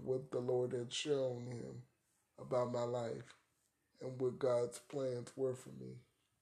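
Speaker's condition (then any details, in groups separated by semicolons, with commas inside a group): Cerebral palsy; arthritis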